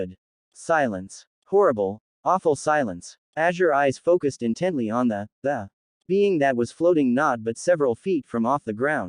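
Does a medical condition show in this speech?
No.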